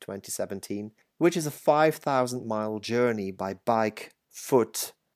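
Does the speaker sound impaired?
No.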